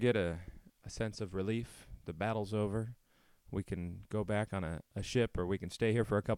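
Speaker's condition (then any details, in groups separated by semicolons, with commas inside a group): No condition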